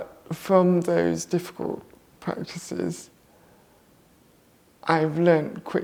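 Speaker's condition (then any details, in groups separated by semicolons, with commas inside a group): Cerebral palsy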